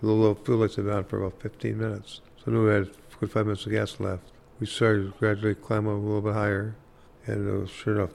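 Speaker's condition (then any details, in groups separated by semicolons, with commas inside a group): Parkinson's; Parkinson's attributed to Agent Orange exposure during Vietnam service, walking affected; hard time walking and talking; speech very significantly affected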